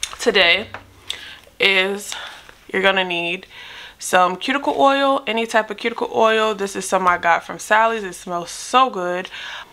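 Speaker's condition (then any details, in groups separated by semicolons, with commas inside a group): No condition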